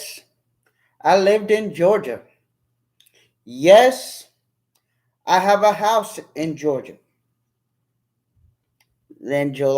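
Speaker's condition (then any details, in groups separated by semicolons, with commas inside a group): No condition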